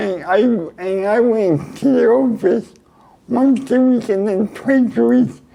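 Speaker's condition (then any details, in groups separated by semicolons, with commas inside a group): Cerebral palsy; neck surgery went badly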